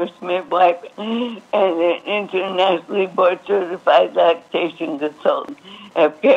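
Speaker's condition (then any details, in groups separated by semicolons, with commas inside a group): ALS; all limbs affected except left hand, declined tracheostomy; about 2.5 years since diagnosis, progressive; voice unrecognizably changed, visible speaking difficulty, expects respiratory failure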